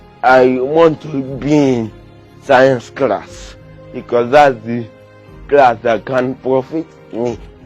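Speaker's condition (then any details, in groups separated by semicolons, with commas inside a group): Cerebral palsy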